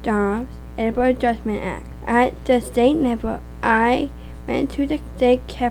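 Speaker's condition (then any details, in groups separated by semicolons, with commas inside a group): Down syndrome; extra chromosome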